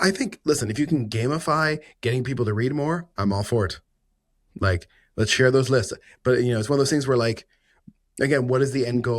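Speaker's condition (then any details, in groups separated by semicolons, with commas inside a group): No condition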